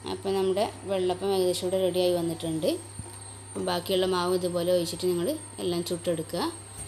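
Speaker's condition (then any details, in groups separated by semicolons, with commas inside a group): No condition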